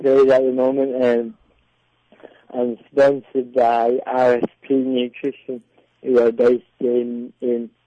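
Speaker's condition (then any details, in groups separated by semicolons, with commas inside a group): Cerebral palsy; prone to rounded shoulders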